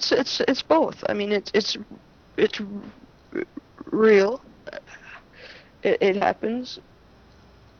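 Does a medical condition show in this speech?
Yes: stuttering; familial stuttering, oldest and youngest maternal uncles stutter, possibly a great uncle, very little therapy around age six; stutter noticeable to listeners, self-revealing; here repeated words, prolonged sounds.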